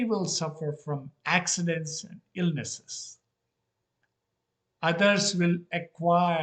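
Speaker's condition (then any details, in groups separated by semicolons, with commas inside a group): No condition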